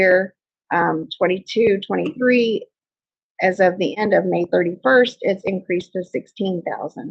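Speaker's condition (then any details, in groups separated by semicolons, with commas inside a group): No condition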